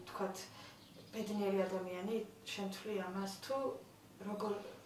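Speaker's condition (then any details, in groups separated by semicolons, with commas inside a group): No condition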